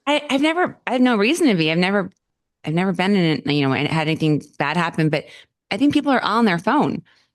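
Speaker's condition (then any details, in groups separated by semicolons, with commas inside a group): No condition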